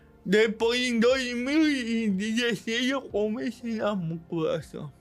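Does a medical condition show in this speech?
Yes: cerebral palsy; diagnosed in childhood.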